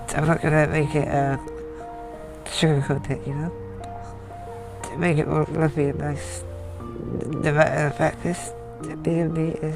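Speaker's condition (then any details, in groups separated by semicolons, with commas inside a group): Duchenne muscular dystrophy; genetic, progressive muscle weakness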